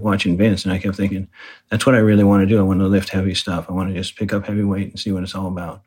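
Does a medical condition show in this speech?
Yes: Parkinson's disease; about 6 years since diagnosis, low medication first 3 years, more as symptoms worsen.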